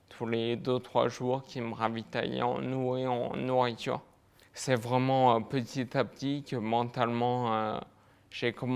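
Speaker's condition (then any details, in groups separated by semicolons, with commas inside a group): Multiple sclerosis; fatigue, lower limbs affected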